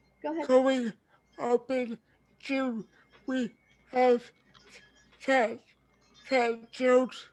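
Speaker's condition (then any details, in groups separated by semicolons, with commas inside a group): Cerebral palsy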